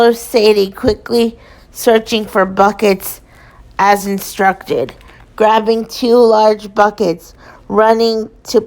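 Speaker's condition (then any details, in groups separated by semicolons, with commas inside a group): Cerebral palsy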